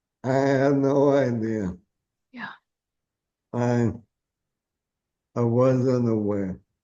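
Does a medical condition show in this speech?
Yes: ALS.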